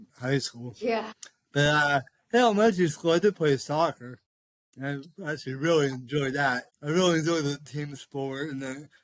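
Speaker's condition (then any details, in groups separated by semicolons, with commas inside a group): Cerebral palsy; all four limbs, mainly upper body, coordination affected, implanted pump; childhood physical therapy, pump battery replaced periodically; speech affected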